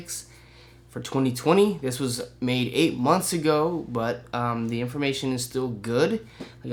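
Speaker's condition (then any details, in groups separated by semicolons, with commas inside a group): No condition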